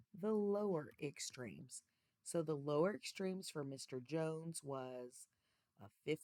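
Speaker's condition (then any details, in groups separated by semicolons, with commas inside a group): No condition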